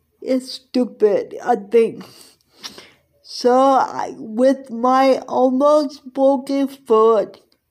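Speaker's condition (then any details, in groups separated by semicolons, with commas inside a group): Cerebral palsy; present from birth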